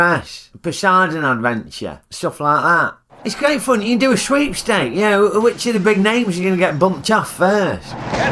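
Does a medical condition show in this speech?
No.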